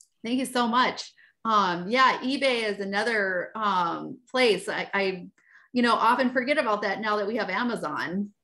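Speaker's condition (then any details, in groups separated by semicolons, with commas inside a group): No condition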